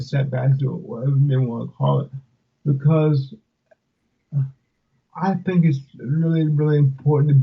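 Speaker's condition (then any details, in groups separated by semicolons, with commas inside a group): Cerebral palsy; speech affected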